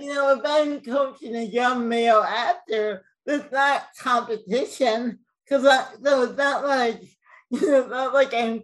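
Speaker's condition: Cerebral palsy, mild; speech mildly affected

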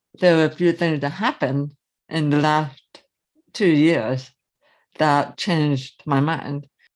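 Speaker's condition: Severe to profound hearing loss, early-onset; cochlear implant user; severe to profound loss from early age, childhood body-worn aids both ears, left ear deterioration, vertigo; early intervention at summer speech school in New Jersey, learned to speak and listen, speech-in-noise difficulty

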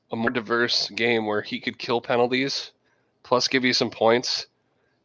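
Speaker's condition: No condition

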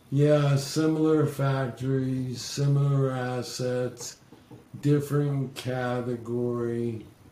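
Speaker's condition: ALS; currently battling disease

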